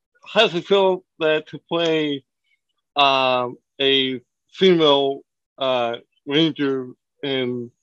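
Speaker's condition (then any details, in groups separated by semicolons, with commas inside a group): Cerebral palsy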